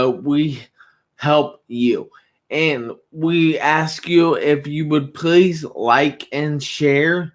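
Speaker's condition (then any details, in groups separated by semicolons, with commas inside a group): Traumatic brain injury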